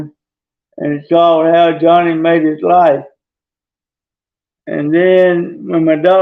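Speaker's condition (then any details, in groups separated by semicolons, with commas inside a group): Traumatic brain injury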